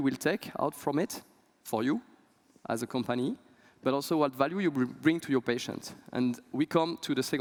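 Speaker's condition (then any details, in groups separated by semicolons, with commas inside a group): No condition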